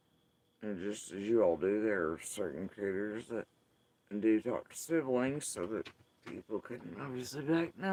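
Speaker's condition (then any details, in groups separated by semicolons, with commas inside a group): Facial paralysis after surgery; tongue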